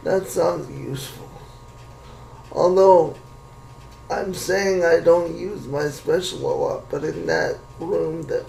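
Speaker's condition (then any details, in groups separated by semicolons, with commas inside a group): Cerebral palsy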